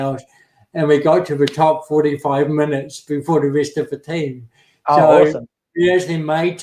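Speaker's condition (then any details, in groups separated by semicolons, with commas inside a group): Cerebral palsy; affects speech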